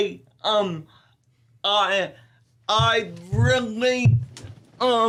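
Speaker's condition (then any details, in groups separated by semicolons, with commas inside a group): Ataxia telangiectasia; rare muscular dystrophy; uses wheelchair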